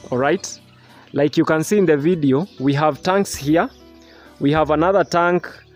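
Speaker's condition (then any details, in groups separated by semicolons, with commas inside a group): No condition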